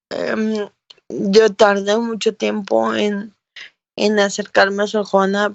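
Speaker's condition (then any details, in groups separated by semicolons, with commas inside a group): Cerebral palsy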